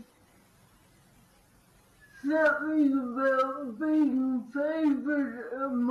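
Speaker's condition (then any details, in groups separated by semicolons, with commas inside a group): Cerebral palsy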